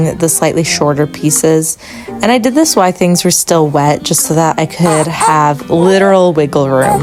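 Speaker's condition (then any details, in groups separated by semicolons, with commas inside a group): No condition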